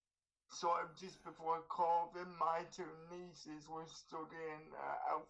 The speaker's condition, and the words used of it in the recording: Cerebral palsy. And to an extent, it can look to people as though I'm in pain when I'm speaking.